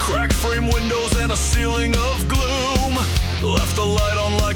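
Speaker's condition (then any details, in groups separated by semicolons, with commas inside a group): No condition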